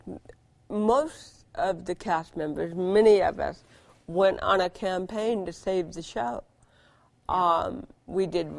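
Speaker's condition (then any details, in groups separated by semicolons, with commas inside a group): Cerebral palsy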